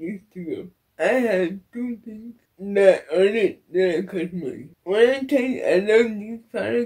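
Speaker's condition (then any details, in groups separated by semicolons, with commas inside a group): Cerebral palsy; wheelchair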